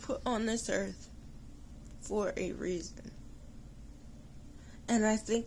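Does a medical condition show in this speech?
Yes: cerebral palsy.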